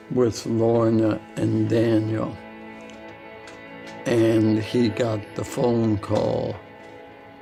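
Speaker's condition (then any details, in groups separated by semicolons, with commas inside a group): ALS; degenerative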